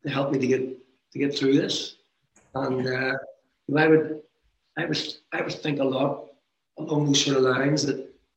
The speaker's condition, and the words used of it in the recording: Stuttering. And I know if I'm going to have a problem with an S or an M or a W or an R, mm-hmm.